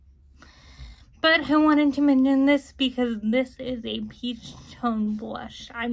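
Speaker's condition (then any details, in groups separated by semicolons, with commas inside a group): Cerebral palsy, spastic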